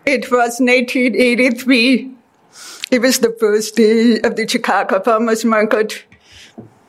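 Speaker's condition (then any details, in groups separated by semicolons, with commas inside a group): Deafness; deaf since childhood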